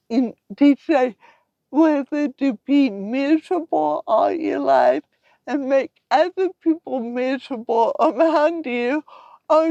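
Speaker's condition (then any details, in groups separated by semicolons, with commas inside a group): Cerebral palsy; from birth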